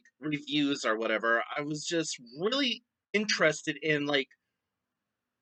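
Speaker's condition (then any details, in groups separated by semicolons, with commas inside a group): No condition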